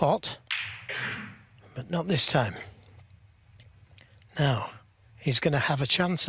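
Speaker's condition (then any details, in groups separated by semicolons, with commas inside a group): No condition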